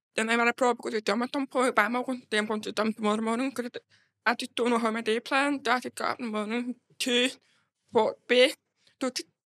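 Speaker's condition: Deafness; hearing loss

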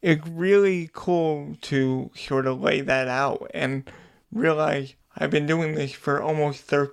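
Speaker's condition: Cerebral palsy; limited outdoor play in childhood

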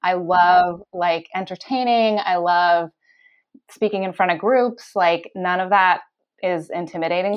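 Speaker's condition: No condition

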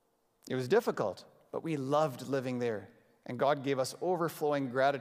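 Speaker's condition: No condition

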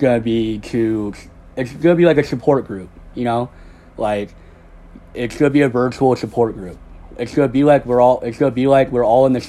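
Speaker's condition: Cleft lip and palate; one more surgery left

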